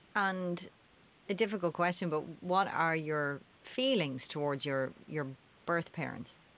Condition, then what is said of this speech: No condition.